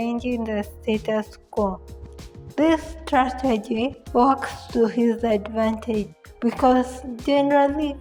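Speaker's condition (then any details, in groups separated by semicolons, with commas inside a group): Cerebral palsy; from birth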